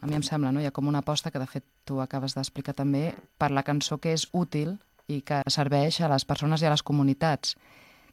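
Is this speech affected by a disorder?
No.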